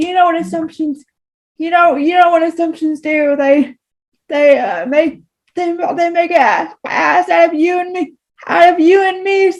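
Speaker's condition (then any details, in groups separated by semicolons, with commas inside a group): Cerebral palsy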